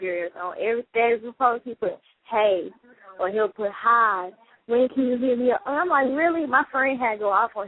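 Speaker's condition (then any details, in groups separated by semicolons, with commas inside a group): No condition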